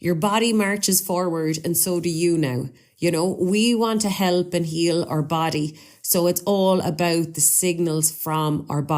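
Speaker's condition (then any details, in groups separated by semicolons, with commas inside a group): No condition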